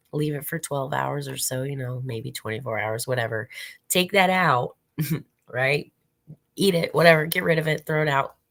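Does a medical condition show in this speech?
No.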